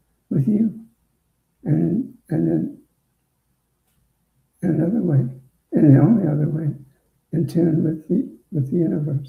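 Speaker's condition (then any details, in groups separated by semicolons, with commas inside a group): Parkinson's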